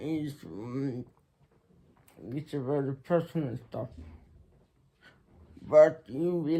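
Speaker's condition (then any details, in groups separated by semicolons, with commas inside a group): Muscular Parkinson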